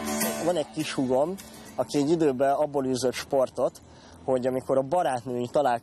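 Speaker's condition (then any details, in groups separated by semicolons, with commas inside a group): Cleft lip and palate; mouth and voice noticed as odd by other children in childhood, liquids leaked through nose in infancy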